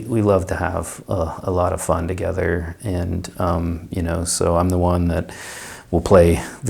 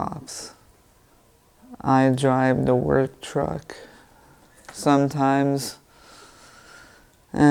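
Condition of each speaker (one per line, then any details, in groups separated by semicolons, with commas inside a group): No condition
Melas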